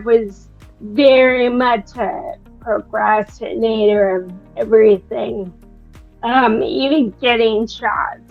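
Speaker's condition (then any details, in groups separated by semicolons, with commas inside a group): Friedreich's ataxia; diagnosed at 17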